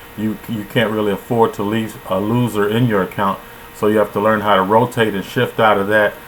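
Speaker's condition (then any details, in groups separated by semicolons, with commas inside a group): No condition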